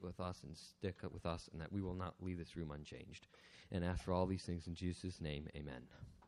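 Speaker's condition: No condition

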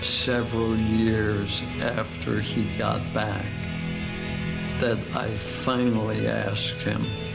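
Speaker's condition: ALS, speech-generating device

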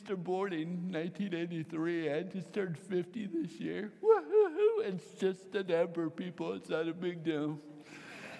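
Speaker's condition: Cerebral palsy, mild; hand tremor

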